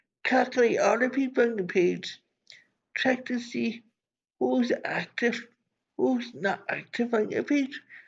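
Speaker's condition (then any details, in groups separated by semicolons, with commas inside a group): Cerebral palsy; from birth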